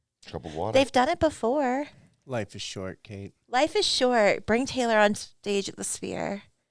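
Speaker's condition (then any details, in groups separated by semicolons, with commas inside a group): No condition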